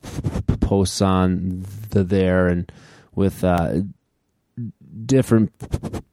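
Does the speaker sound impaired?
Yes: stuttering; past periods of heavy struggle, now less of a barrier; tightening during blocks, struggle in technical talk, can modify stutter; here repeated sounds, prolonged sounds, blocks.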